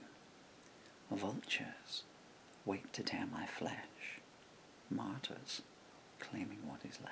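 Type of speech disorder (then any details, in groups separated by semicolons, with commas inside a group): Bulbar dysarthria; progressive bulbar palsy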